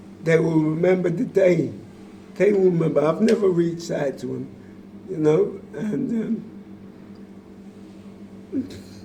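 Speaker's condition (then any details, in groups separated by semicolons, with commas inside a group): Motor neurone disease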